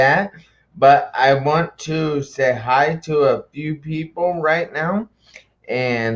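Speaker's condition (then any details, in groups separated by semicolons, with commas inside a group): Traumatic brain injury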